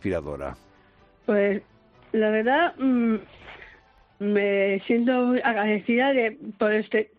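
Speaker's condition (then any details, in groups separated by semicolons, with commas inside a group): Down syndrome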